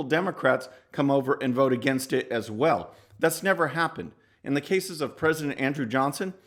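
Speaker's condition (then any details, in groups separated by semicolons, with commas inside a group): No condition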